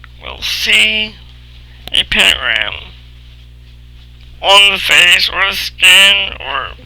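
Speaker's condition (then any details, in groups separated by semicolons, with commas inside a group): Cerebral palsy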